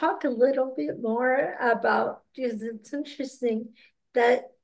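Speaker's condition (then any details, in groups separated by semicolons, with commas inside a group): Aphasia and ataxia; progressive ataxia; cannot always pick out needed words, hard to clearly express ideas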